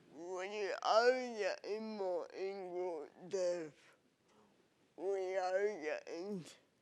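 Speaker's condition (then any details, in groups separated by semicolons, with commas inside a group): Cerebral palsy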